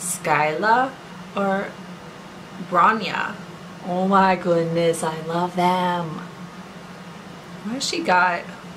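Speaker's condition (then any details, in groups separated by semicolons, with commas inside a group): No condition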